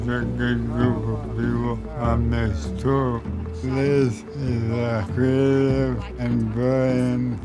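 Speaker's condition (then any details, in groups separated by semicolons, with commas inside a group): ALS; uses wheelchair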